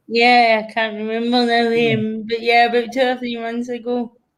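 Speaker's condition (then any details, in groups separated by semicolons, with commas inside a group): Cerebral palsy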